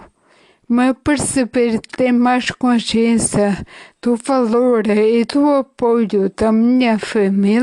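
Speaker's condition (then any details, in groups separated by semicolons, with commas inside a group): Ataxia after brain injury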